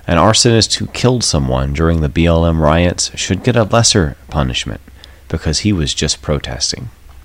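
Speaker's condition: No condition

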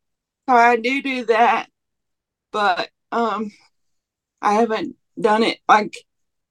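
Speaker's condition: Cerebral palsy; would like to have it

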